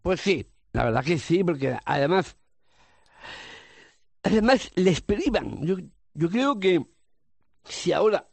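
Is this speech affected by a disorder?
Yes: Down syndrome; congenital.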